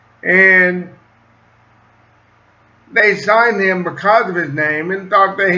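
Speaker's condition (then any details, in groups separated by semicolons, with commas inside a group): Cerebral palsy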